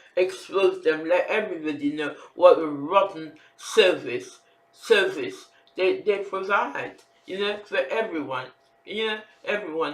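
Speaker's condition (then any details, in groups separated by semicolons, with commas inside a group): Facial palsy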